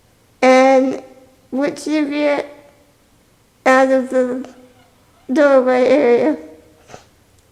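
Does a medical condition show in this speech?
Yes: spinal muscular atrophy type 2.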